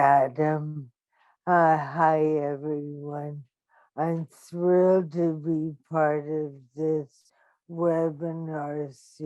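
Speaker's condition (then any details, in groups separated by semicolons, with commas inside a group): ALS; operation six months ago, then intensive care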